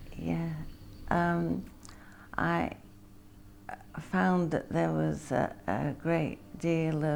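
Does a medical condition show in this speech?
Yes: Parkinson's disease; young onset, left-side tremor, stereotactic lesion surgery; about 20 years symptoms, left tremor resolved, motor fluctuations; blank facial expression.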